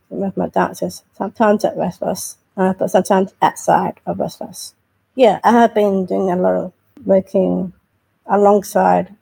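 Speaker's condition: Down syndrome; intellectual disability

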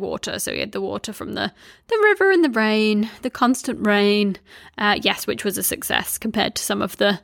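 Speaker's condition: No condition

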